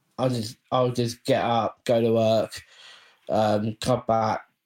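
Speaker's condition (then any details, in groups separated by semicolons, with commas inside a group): Down syndrome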